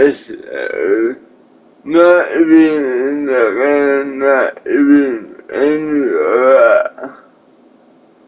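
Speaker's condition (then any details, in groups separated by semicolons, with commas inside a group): Cerebral palsy; atypical speech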